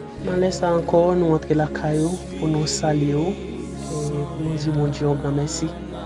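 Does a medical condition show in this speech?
No.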